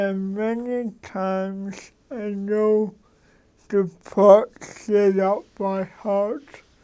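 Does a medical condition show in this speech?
Yes: cerebral palsy.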